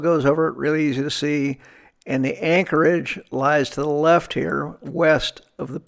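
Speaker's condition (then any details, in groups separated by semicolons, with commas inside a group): No condition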